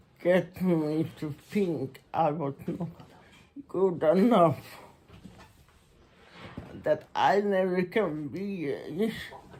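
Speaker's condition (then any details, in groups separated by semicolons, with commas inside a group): Muscular Parkinson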